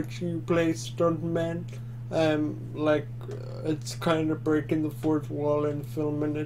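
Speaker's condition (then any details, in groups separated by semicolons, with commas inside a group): Quadriplegic cerebral palsy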